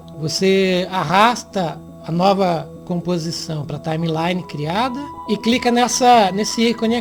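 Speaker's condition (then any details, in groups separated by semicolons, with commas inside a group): No condition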